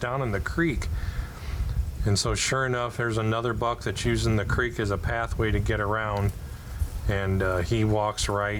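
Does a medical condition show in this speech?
No.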